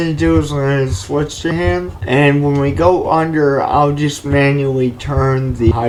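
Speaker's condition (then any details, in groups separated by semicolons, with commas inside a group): Cerebral palsy; only one hand usable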